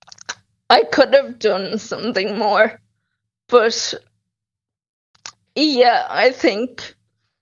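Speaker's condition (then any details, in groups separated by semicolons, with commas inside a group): Friedreich's ataxia; drug treatment refused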